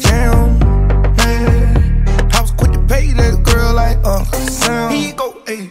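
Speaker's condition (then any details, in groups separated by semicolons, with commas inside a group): No condition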